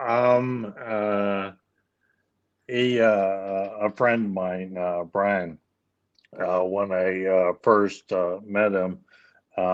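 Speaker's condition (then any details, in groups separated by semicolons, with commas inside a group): ALS; leg onset, later arm weakness; speech issues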